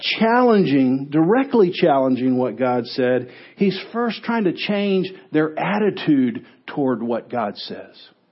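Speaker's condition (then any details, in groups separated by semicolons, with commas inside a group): No condition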